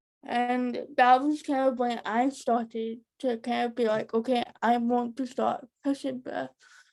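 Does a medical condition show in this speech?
Yes: cerebral palsy.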